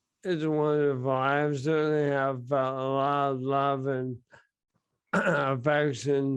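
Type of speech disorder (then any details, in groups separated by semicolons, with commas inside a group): Bulbar dysarthria; bulbar onset ALS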